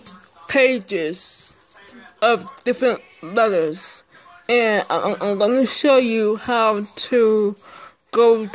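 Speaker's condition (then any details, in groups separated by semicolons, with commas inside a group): Speech impairment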